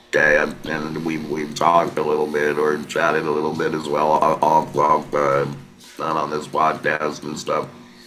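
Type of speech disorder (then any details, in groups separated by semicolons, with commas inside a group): Electrolarynx speech; laryngectomy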